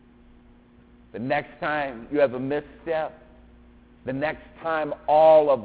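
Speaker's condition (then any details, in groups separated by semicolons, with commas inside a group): No condition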